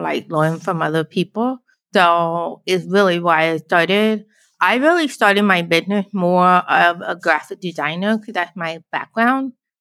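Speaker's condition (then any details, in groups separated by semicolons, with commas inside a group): Deafblind, born deaf; cochlear implant on left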